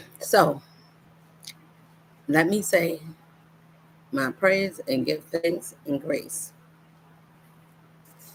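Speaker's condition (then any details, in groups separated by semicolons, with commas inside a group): No condition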